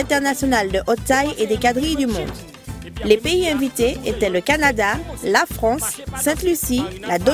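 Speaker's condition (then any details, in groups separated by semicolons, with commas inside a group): No condition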